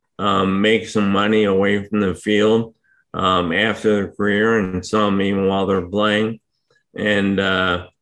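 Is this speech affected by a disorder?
Yes: ALS; ALS diagnosed last year, power wheelchair for mobility; about one year since diagnosis, uses power wheelchair; hard to speak for long periods right now.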